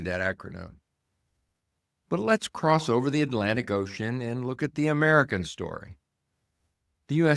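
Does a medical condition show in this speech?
No.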